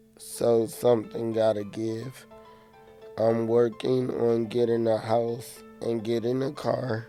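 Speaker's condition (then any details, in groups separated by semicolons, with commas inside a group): Cerebral palsy; physical and occupational therapy, stair practice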